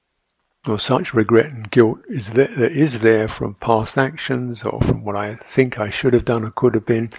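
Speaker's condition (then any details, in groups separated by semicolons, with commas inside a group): No condition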